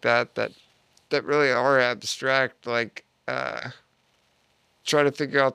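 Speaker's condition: Duchenne muscular dystrophy

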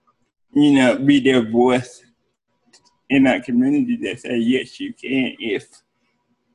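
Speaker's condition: Cerebral palsy; present from birth, therapists involved in upbringing

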